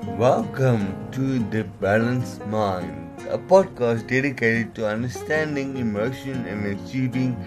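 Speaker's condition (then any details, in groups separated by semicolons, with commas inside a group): Cerebral palsy; trouble formulating words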